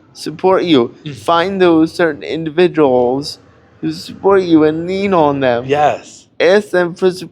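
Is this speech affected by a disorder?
Yes: cerebral palsy; cannot walk.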